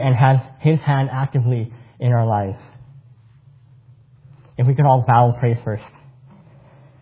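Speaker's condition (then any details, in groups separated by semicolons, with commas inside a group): Cleft palate; congenital cleft palate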